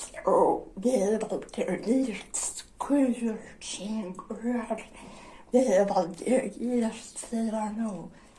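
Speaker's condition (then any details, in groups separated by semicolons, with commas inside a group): Dystonia; generalized dystonia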